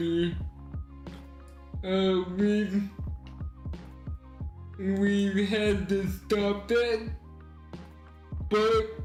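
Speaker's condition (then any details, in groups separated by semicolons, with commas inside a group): Cerebral palsy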